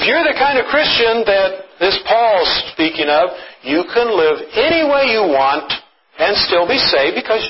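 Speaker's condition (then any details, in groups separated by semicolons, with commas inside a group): No condition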